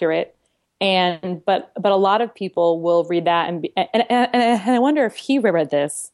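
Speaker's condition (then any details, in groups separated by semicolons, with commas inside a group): Stuttering; past therapy with fluency training, avoidance reduction, open easier stuttering, goal joyful effective communication; big blocks, stops and exhales during blocks, long repetitive stutters, often anticipates stutter before words; repeated sounds, repeated words, prolonged sounds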